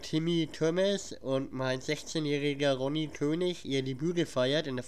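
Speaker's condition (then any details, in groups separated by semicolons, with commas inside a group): Cleft palate; cleft palate audible in speech, plus cold at recording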